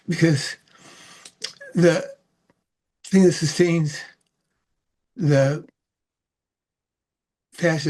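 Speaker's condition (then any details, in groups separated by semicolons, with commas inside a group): Parkinson's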